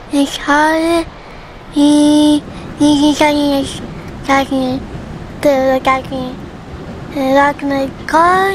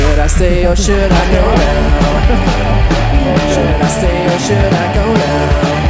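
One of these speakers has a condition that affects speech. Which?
The first: cerebral palsy; cannot walk independently.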